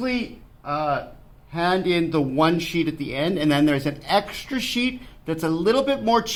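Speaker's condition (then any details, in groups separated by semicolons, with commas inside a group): No condition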